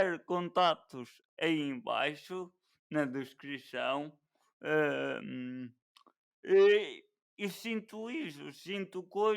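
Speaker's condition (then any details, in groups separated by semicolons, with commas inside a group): Cerebral palsy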